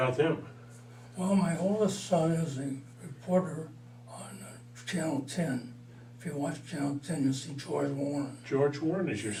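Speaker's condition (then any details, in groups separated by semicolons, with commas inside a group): Parkinson's disease; mild, about four years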